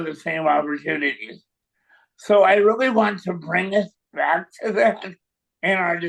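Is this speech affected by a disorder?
Yes: cerebral palsy; strong startle, limited ability to freeze; long-term services and supports; voice may sound raised or yelling.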